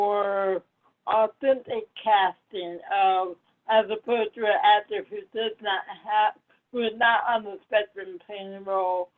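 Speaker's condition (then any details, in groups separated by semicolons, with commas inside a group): Cerebral palsy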